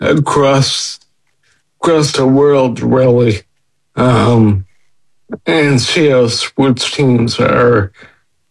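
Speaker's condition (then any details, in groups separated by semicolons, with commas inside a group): Friedreich's ataxia; diagnosed at 19, early drunk-like balance and gait problems, wheelchair about 25 years, slowed motor skills; 28 years since diagnosis, Skyclarys three daily pills slowing progression, uncontrolled eye movements stopped; speech and swallowing improved on Skyclarys, more confidence speaking, asked less often to repeat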